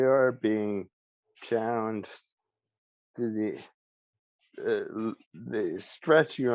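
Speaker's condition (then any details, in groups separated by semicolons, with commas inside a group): ALS; speech still preserved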